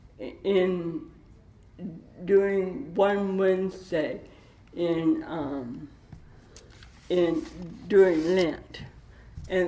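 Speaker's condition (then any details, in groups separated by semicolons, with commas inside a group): Cerebral palsy with dystonia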